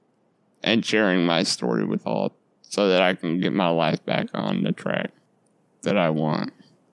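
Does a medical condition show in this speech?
Yes: Duchenne muscular dystrophy; muscle atrophy and weight loss.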